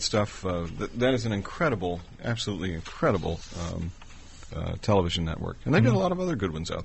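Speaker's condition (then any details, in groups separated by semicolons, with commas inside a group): No condition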